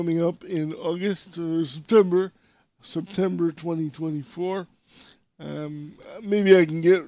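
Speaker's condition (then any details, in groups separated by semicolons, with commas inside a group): Cerebral palsy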